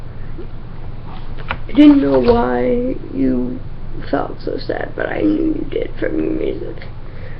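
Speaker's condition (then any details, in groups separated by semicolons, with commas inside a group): Cerebral palsy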